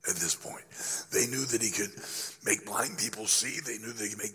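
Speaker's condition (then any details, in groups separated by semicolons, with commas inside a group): Laryngeal cancer after radiation, growth on voice box treated with radiation and chemotherapy; apologizes for listener discomfort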